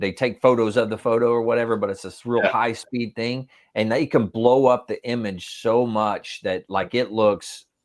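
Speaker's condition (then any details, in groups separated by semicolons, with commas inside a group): No condition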